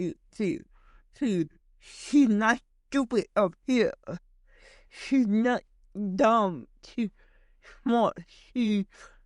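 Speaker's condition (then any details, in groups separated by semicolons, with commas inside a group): Cerebral palsy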